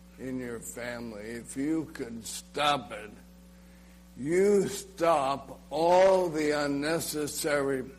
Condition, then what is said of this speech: ALS (motor neuron disease). Right now, you're patient with my speech, my slowness.